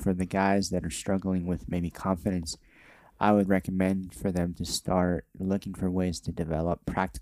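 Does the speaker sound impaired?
Yes: cleft lip and palate.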